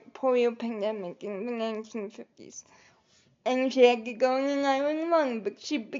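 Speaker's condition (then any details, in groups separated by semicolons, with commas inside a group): Cerebral palsy; quadriplegic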